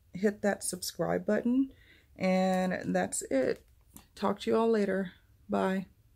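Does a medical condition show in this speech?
No.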